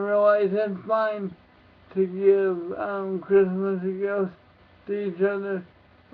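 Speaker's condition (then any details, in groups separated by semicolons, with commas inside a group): Cerebral palsy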